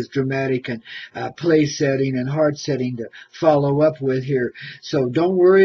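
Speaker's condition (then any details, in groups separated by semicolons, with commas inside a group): No condition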